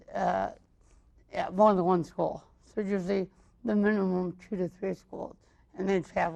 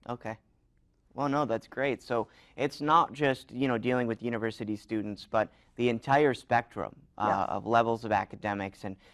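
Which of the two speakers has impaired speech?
The first: mild cerebral palsy; mild, birth complications, since birth; early childhood speech therapy, atypical-sounding speech.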